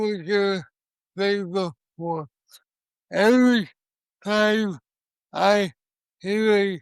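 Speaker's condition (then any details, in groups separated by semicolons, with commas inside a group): Cerebral palsy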